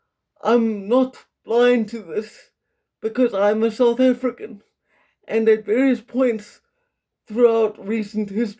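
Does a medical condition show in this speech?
Yes: quadriplegic cerebral palsy, severe.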